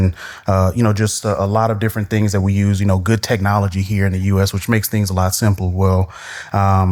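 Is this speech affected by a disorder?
No.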